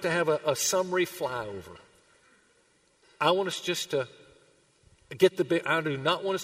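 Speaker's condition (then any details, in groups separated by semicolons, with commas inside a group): No condition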